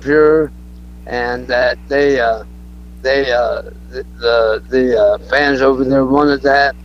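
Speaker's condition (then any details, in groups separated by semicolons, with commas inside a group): Throat cancer; cancer survivor, alive and well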